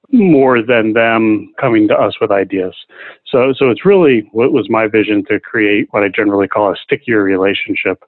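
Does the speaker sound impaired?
No.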